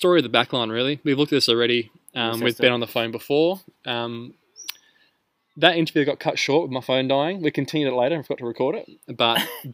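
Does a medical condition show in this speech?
No.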